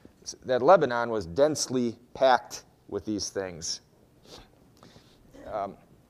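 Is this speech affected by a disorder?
No.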